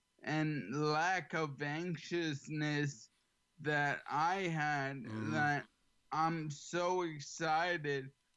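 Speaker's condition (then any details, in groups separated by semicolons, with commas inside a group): ALS; two years off after onset, performing again; slightly slurred, has to slow down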